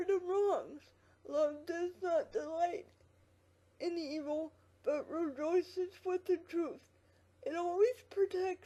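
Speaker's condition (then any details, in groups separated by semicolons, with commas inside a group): Quadriplegic cerebral palsy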